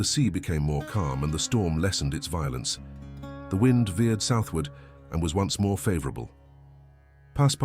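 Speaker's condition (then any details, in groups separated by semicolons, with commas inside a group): No condition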